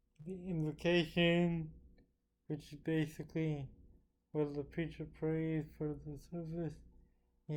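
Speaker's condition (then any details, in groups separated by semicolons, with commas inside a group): Cerebral palsy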